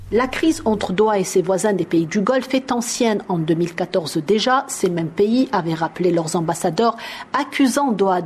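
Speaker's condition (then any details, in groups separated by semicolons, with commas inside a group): No condition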